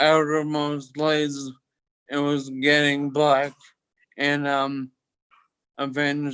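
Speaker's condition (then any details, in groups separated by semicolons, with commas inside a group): Toxic leukoencephalopathy, locked-in syndrome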